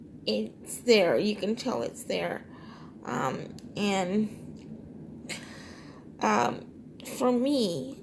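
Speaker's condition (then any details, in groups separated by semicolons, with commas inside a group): Cerebral palsy, triplegia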